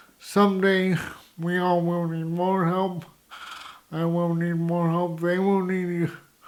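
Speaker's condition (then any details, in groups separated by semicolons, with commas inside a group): Cerebral palsy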